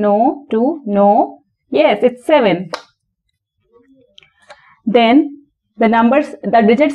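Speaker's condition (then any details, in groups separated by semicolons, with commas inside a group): No condition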